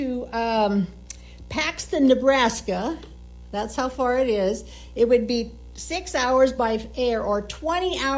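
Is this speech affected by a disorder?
No.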